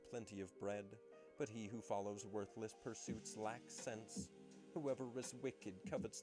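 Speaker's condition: No condition

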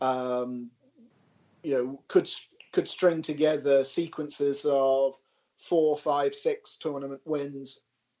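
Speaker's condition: No condition

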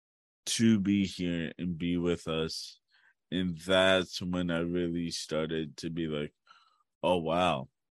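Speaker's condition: Cerebral palsy; since birth

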